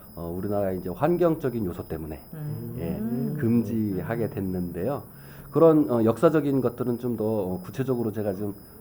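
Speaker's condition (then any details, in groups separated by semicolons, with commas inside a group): No condition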